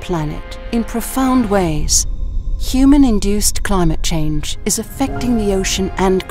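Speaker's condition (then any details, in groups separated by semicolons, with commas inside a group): No condition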